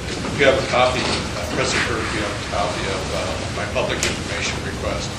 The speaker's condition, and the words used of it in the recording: No condition.